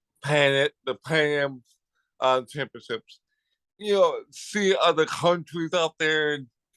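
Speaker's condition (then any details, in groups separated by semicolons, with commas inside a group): Cerebral palsy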